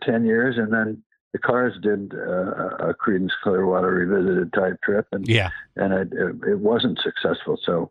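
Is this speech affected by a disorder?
Yes: Parkinson's; past cancer.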